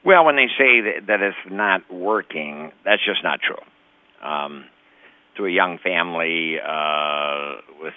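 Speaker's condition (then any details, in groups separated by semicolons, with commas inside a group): No condition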